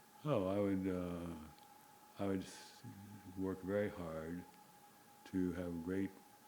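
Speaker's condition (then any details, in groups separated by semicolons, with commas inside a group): Parkinson's disease; very quiet speech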